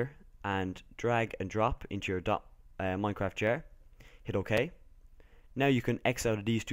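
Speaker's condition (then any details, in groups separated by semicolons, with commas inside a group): No condition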